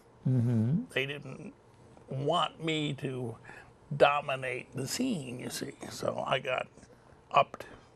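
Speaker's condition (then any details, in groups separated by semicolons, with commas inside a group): Cerebral palsy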